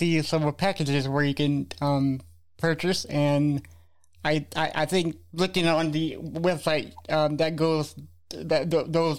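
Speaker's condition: Cerebral palsy; congenital, limited mobility

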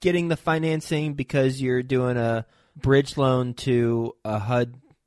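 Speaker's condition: No condition

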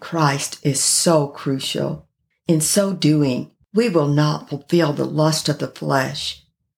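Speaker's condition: No condition

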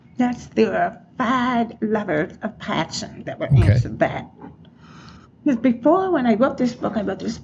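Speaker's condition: Profound deafness, acquired, profound

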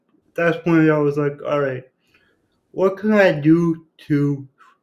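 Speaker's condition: Cerebral palsy; completely self-sufficient, lives alone, relearned walking, femur and right ankle surgery at eight, repeat surgery expected

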